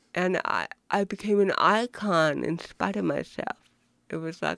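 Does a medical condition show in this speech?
Yes: cerebral palsy; affects movement and walking.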